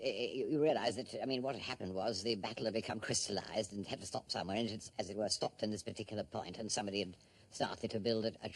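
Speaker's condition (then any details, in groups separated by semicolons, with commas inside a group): No condition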